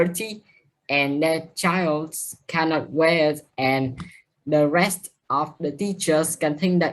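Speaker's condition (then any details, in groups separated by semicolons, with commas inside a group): No condition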